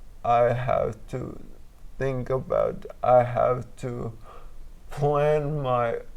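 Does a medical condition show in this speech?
Yes: traumatic brain injury.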